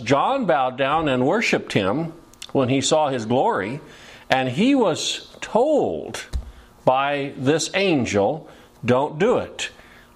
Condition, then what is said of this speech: No condition.